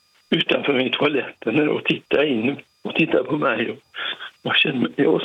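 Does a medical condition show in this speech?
Yes: Parkinson's disease; throat operation, icu about 2 months ago, oxygen mask half a day, nearly died; takes 40-50 tablets daily, partly Parkinson's medication, considering reducing tablets; difficulty speaking at times, trouble getting voice out properly.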